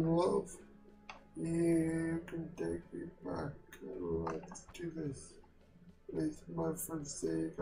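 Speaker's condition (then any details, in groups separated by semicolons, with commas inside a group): Quadriplegic cerebral palsy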